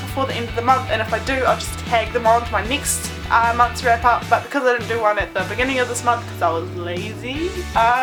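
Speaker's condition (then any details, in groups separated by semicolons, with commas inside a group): No condition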